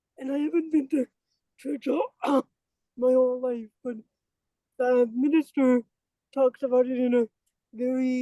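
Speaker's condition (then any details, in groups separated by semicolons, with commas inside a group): Cerebral palsy; walks, attends walking therapy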